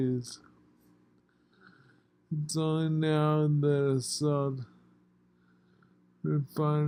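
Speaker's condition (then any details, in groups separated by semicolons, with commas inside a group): Multiple sclerosis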